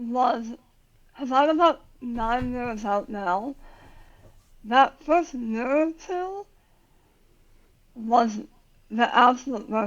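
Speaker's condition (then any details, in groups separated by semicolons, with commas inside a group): Tongue cancer surgery; altered speech, cannot raise voice, worse when tired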